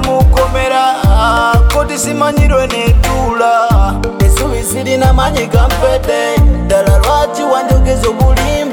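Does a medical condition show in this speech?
No.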